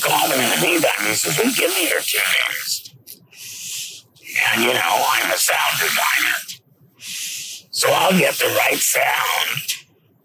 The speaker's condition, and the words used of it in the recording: Laryngectomy. I've learned how to use my esophagus like it's vocal cords.